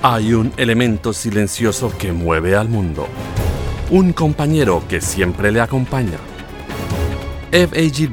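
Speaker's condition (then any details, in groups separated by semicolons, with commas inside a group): No condition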